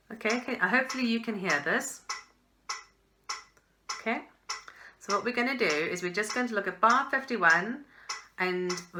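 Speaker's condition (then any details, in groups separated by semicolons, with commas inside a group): No condition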